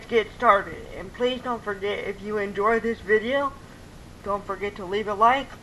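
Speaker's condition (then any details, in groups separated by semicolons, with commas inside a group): Cerebral palsy, mild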